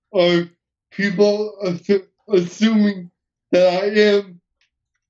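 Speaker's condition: Cerebral palsy; uses wheelchair, hearing intact

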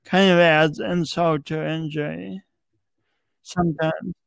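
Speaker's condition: Cerebral palsy; unique walk

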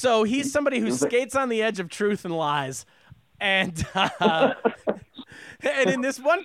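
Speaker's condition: No condition

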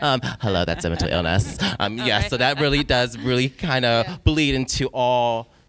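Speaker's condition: No condition

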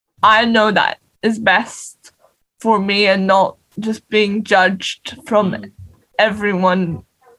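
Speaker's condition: Cerebral palsy; needs change over time

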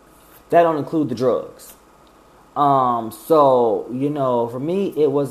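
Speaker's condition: No condition

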